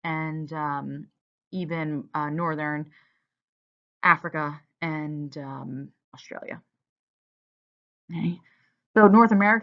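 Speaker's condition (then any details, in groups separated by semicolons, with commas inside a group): No condition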